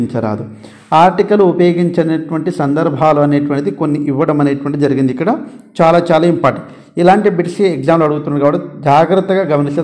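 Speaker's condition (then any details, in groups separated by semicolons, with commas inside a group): No condition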